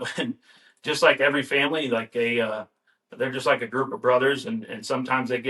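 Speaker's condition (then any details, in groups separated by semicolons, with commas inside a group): No condition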